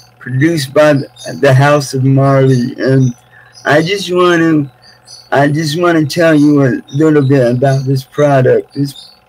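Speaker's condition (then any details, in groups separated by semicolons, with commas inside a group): Cerebral palsy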